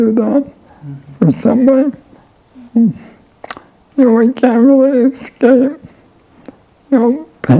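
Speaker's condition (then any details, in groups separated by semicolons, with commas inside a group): ALS; voice and lungs affected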